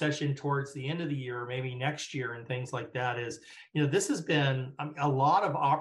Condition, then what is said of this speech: None; typical speech.